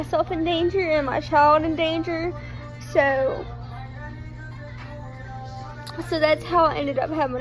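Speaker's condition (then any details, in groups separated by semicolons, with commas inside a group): Cerebral palsy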